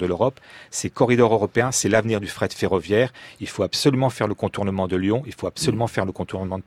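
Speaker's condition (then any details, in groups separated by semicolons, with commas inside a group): No condition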